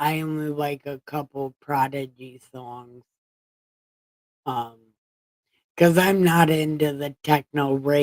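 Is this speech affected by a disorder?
Yes: brain injury; about 10 years after injury.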